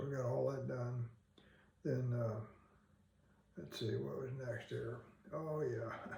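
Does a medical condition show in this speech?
Yes: Parkinson's disease.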